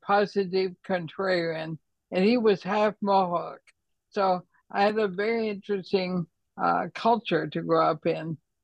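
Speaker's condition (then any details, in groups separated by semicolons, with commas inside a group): ALS; estimated little over a year to live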